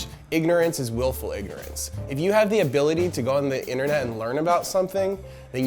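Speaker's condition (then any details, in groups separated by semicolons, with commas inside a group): No condition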